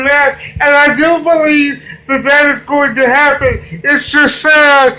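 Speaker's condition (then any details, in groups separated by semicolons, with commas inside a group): Cerebral palsy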